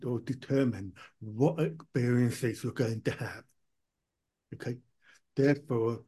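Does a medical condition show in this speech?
Yes: profound deafness; born profoundly deaf, powerful hearing aids early, cochlear implant one ear after ear problem; cochlear implant about 20 years, hears nothing with implant off; hearing aids let own speech be heard, speech not too bad.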